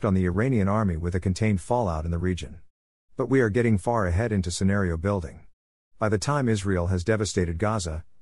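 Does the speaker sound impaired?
No.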